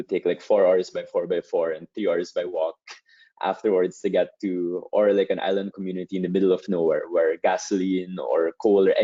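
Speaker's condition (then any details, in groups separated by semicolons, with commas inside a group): No condition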